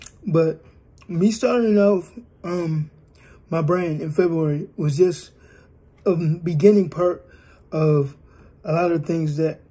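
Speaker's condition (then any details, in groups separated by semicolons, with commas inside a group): Cerebral palsy; present from birth, born premature, many operations, physical therapy; no further operations, much improvement reported; working to improve talking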